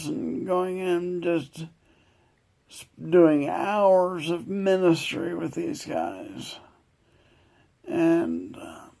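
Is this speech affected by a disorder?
Yes: multiple sclerosis; tremors; speech worsening, often cannot hold conversations.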